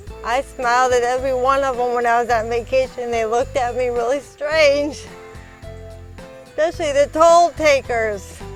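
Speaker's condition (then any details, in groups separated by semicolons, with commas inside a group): Cerebral palsy; brain damage from infant fever, whole body, right arm barely usable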